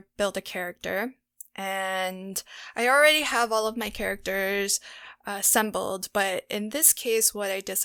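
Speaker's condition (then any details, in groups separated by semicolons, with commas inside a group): No condition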